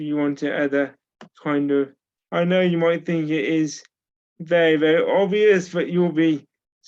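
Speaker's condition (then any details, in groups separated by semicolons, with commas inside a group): Cerebral palsy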